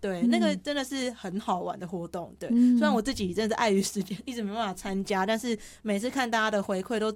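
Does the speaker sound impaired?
Yes: hearing impairment; hearing impairment since at least junior high, only hearing-impaired student in junior high class; clear articulation per host, self-reports sometimes slightly unclear.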